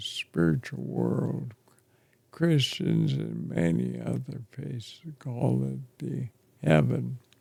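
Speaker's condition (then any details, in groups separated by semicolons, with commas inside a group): ALS; affects chest and throat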